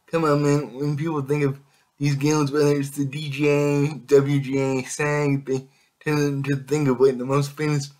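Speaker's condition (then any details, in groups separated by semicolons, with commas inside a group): Cerebral palsy; affects all muscles; able to speak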